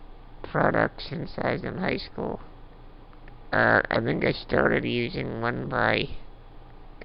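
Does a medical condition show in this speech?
Yes: Duchenne muscular dystrophy; progressive muscle wasting, diminished lung function, sleep apnea, emergency tracheotomy after mucus plug, little arm use; age 30, trach and ventilator mainly for sleep, breathing effortful, home pulse oximeter; voice audibly worsening late in recording, uses Dragon naturally speaking voice recognition.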